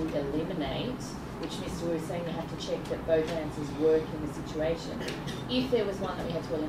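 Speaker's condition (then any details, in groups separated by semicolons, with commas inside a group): No condition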